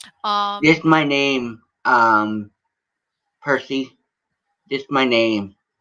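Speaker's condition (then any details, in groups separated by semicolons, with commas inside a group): Cerebral palsy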